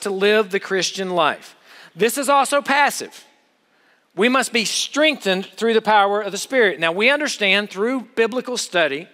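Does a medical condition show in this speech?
No.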